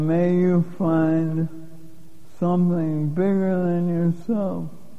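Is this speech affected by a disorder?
Yes: Lou Gehrig's disease; onset with loss of strength first thought due to Parkinson's.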